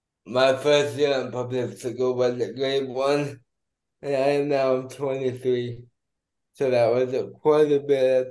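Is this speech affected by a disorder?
Yes: cerebral palsy; heart stopped twice.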